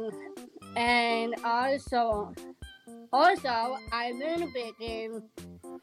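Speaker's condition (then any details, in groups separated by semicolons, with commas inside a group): Down syndrome; present from birth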